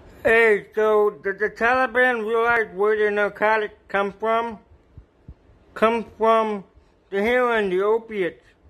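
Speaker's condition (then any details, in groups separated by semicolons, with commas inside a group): Cerebral palsy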